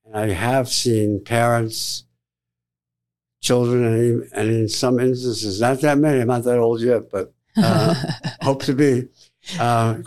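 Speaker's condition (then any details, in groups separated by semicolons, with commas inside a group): Tongue cancer surgery; tongue (glossopharyngeal) cancer, tongue lesion found on biopsy, surgically excised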